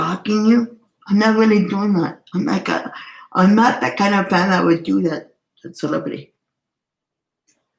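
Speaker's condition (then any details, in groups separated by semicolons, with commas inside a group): Cerebral palsy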